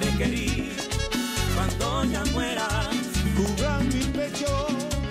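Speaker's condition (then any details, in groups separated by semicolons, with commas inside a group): No condition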